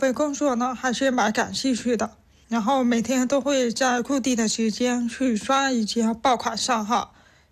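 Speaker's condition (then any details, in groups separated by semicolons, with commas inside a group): Hearing impairment; hearing loss from childhood accident, completed rehabilitation training; learned speech through daily drills, parents speaking from behind, words repeated hundreds of times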